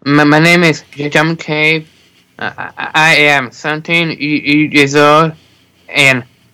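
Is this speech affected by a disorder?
Yes: Down syndrome.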